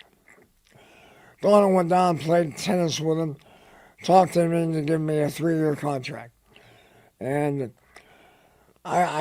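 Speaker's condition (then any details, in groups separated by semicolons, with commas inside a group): Head and neck cancer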